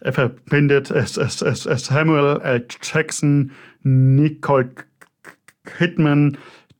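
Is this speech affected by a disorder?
Yes: stuttering; developmental, lifelong, possibly inherited, father stuttered, brother fluent, logopedic speech therapy, constant since second grade; choppy, repetitions, blocks, cannot coordinate speech components, body tenses during blocks, throat sometimes hurts, fluent when singing; here repeated sounds, blocks.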